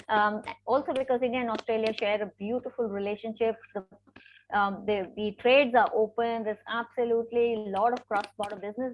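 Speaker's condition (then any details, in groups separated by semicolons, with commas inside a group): No condition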